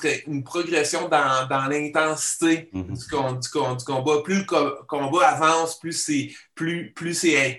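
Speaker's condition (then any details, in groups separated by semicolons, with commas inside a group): Stuttering; genetic and neurological; stutters in daily life, partial control keeps spontaneity, full control would need changed voice; repeated sounds, repeated words, prolonged sounds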